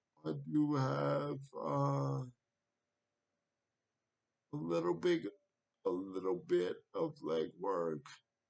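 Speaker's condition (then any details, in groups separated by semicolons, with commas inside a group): Cerebral palsy; wheelchair, needs transfer help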